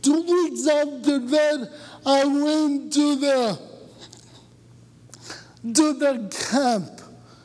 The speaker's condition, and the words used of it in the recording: Cerebral palsy. And you know, my curse that was my voice is the biggest blessing in my life.